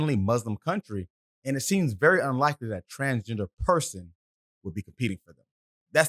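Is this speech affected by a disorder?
No.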